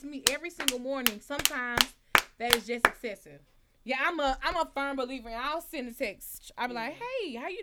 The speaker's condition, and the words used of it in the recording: None; typical speech.